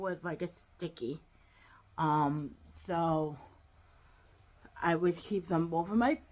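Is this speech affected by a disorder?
Yes: cerebral palsy, quadriplegic.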